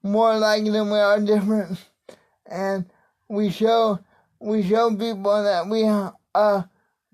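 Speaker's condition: Cerebral palsy; wheelchair user

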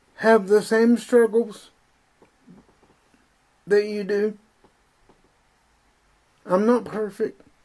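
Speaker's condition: Spastic cerebral palsy; uses wheelchair

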